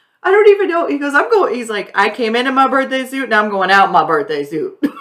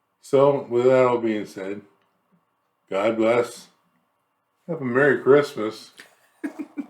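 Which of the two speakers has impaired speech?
The second: ALS; hospice, diaphragm weakening, very weak, morphine, lorazepam, breathing machine; reduced breathing, neck muscles compensating, tires quickly talking.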